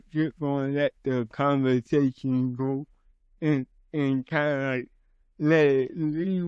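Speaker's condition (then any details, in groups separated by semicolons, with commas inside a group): Cerebral palsy; from birth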